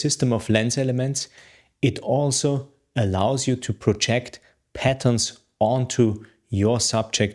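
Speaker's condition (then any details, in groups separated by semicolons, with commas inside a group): No condition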